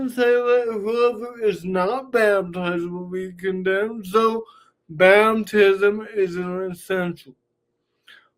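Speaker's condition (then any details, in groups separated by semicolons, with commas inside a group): Cerebral palsy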